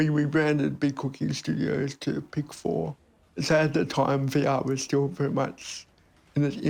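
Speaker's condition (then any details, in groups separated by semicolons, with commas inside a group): Cerebral palsy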